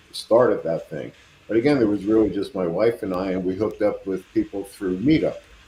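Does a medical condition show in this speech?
No.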